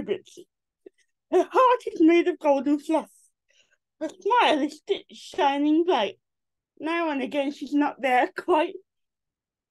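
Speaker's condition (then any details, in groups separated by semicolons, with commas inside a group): Cerebral palsy; from birth, affects limbs and neck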